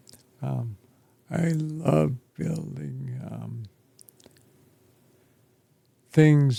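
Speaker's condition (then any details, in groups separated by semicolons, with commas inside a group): ALS; affects chest and throat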